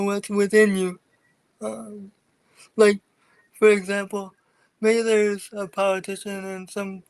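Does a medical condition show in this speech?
Yes: cerebral palsy; from birth, wheelchair user.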